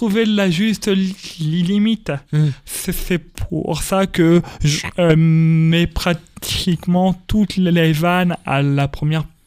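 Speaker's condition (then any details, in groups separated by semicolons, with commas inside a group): Stuttering; stuttering since early childhood at school, speech therapy helped, told elimination almost impossible; stuttering persists, described by him as an accent; repeated sounds, prolonged sounds, blocks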